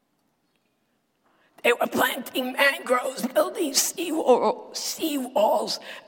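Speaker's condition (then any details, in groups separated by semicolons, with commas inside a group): Dysphonia; sultry voice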